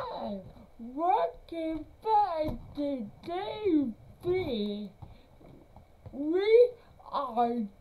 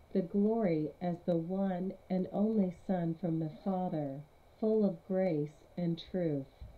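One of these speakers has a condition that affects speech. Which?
The first: cerebral palsy; since birth, difficult birth.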